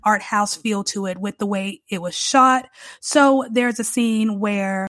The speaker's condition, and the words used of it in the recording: No condition.